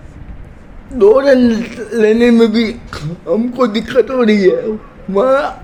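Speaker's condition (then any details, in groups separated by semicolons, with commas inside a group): Cerebral palsy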